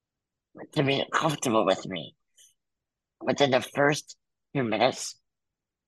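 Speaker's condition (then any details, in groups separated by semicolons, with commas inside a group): Muscular dystrophy; congenital, wheelchair user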